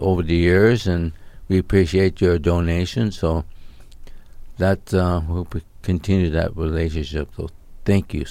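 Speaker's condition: ALS; slightly slurred, talking getting harder, fears sounding mumbled, voice disrupts train of thought, expects voice loss

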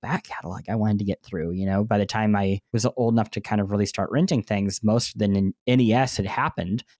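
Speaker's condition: Cleft lip and palate; 2-3 months recovery each

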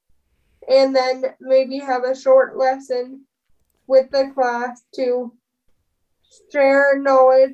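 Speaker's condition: Spastic cerebral palsy; spastic cerebral palsy with rare dystonia, all four limbs, more severe than Mihai's

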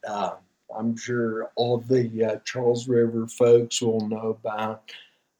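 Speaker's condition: Spinocerebellar ataxia type 3, SCA3 (Machado-Joseph disease); inherited CAG repeat affecting cerebellum, onset noticed as stumbling while marathon training, affects gait, fine motor skills, mood; speech somewhat distorted, swallowing affected, chokes when swallowing

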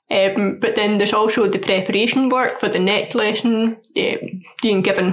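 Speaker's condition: Deafness; learned to speak through speech therapy, progressive eyesight loss, learning braille; struggles hearing loudspeakers, often needs repetition, accent in foreign languages

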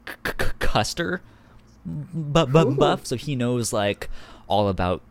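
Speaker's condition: Stuttering; described as speech impediment; stutters when talking, stutter sometimes mistaken for shivering from cold; repeated sounds

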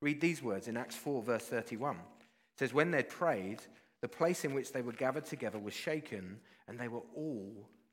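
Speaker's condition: No condition

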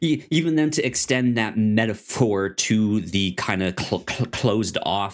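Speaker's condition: Stuttering; stutter since childhood, cause unknown, explained as brain moving faster than mouth, speech therapy in elementary school; repeated sounds, prolonged sounds

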